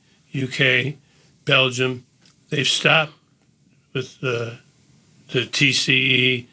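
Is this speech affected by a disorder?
Yes: Parkinson's disease; first symptom hand cramping while still broadcasting, diagnosed about 11 years ago, progressive over years; later stage with drooling; once could not speak on live tv, diagnosed 2 days later.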